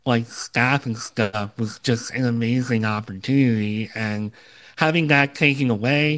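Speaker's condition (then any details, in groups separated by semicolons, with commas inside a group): Cleft lip and palate; congenital cleft lip and palate, part of rare Opitz GBBB syndrome; earlier low confidence speaking and presenting, improved with podcast practice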